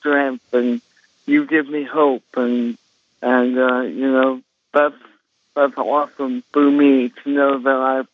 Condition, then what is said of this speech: Cerebral palsy. And then obviously my speech, I had to go through countless speech therapy sessions to be able to talk and speak like you hear me today.